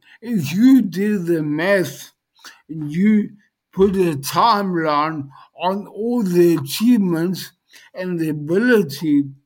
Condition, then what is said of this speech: Dysarthria. So you've certainly overcome that barrier of dysarthria.